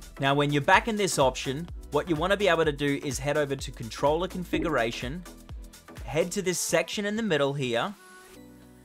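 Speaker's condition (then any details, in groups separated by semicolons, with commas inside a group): No condition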